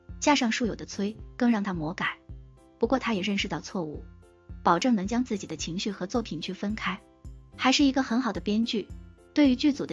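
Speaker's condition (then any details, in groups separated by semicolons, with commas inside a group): No condition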